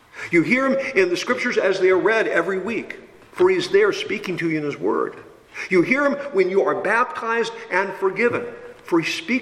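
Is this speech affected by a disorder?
No.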